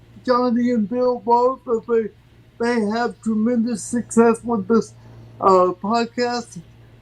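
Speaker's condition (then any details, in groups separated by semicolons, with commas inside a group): Cerebral palsy; from birth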